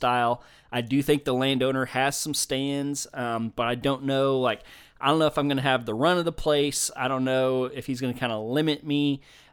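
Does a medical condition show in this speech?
No.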